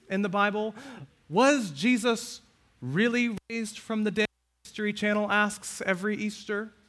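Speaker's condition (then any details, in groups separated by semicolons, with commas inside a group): No condition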